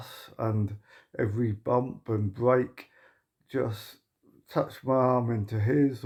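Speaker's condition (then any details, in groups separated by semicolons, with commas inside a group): Motor neuron disease; progressive muscle wasting whole body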